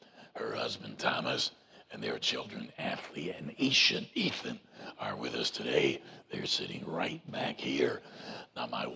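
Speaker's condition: Voice box removal needed; voice self-described as Batman voice

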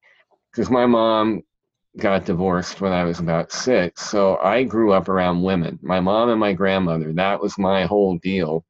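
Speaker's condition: Cleft palate; present since childhood

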